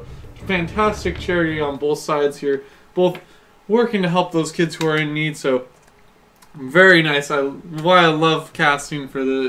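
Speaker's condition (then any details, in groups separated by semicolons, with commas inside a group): No condition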